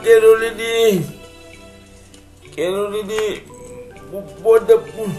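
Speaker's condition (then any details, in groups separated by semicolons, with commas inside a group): Cerebral palsy; present from birth, uses wheelchair; speech affected by cerebral palsy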